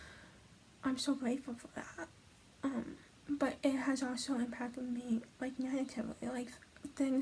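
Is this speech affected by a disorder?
Yes: hemiplegic cerebral palsy; right hemiplegia, right hand affected, prenatal stroke.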